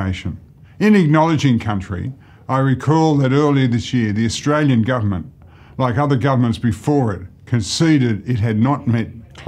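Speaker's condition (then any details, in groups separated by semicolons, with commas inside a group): No condition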